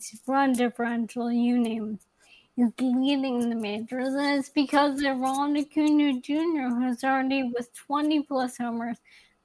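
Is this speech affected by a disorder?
Yes: ALS; young onset.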